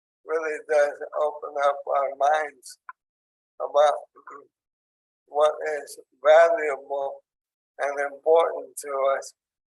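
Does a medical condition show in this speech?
Yes: ALS; onset in hands and arms, tracheostomy.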